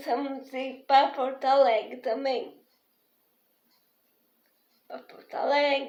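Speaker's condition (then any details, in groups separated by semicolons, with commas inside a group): Spastic diplegic cerebral palsy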